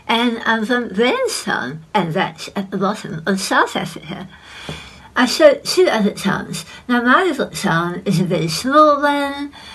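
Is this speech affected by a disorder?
Yes: head and neck cancer; recurring cancer incl. floor of mouth, radiation, multiple operations, leg tissue graft, implants; recurring cancer for 22 years.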